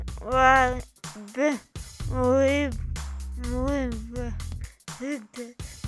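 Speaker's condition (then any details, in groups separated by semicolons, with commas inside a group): Cerebral palsy; from birth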